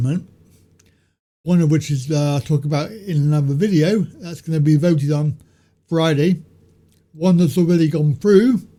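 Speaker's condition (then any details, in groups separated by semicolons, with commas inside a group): Cerebral palsy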